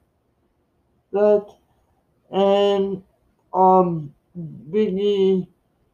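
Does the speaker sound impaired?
Yes: cerebral palsy.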